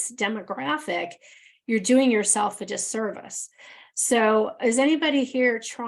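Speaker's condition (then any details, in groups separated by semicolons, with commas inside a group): No condition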